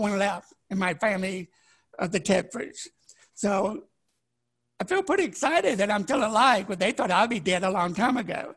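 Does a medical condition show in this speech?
Yes: deafness; born deaf, partially blind, learning disability, sign language learned at 21, broke neck, head injury, two strokes, paralyzed once; no hearing aid or cochlear implant, declines both, reads faces, beards and mustaches hinder; could not speak until age ten.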